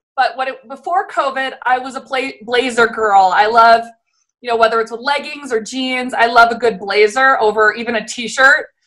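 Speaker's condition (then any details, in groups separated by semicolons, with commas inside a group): No condition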